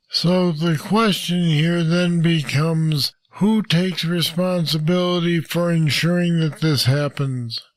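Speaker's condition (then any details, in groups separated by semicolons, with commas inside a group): Parkinson's disease; deep brain stimulators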